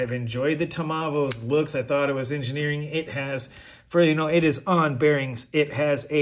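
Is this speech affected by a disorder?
No.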